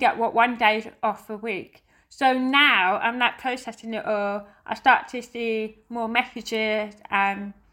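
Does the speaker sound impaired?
Yes: deafness; dances by counting and following partner Giovanni's lead, not the music.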